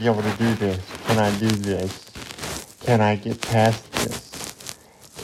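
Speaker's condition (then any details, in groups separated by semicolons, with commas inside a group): Cerebral palsy; wheelchair user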